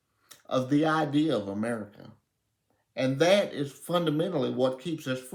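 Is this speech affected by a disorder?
Yes: cerebral palsy; reports speaking clearly.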